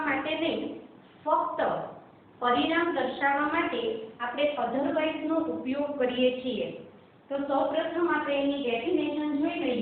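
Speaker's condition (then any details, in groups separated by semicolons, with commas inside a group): No condition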